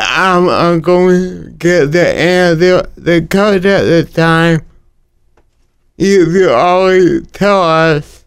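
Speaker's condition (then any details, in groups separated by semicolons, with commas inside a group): Cerebral palsy; talking affected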